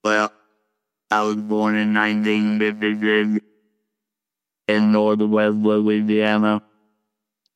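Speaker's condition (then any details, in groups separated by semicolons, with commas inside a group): Laryngectomy, total laryngectomy with electrolarynx; voice box removed for laryngeal cancer from smoking cigarettes, electric wand held to throat; no current signs of cancer, speaks with handheld electric wand (electrolarynx) at throat; robotic electric wand voice, hard to understand at first, talking effortful, wand not hard to learn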